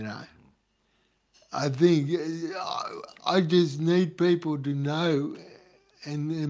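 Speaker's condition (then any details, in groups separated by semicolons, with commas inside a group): Cerebral palsy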